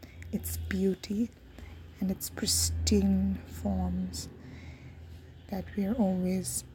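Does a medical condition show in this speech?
No.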